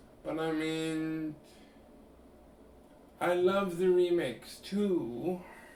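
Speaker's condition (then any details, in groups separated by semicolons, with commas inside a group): Cerebral palsy; limbs affected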